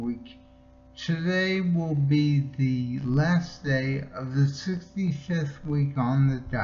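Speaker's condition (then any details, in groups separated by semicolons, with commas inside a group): Multiple sclerosis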